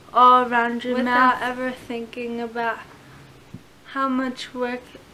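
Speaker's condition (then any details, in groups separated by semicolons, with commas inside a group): Cerebral palsy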